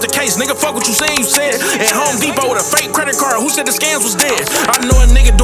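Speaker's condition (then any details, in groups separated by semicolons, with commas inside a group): No condition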